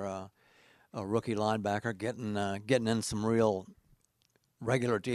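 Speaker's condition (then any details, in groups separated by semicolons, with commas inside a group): No condition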